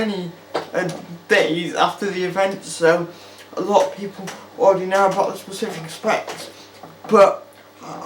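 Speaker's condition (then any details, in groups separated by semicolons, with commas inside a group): Cerebral palsy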